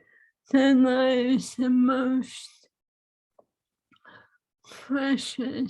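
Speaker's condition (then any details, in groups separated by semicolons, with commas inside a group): ALS; swallowing lost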